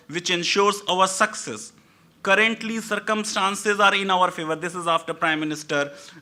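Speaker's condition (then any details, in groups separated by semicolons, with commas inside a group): No condition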